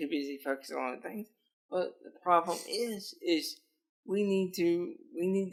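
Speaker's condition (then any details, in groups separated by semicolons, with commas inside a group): Cerebral palsy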